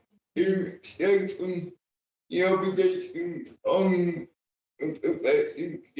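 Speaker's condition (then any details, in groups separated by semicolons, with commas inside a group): Cerebral palsy, spastic and dyskinetic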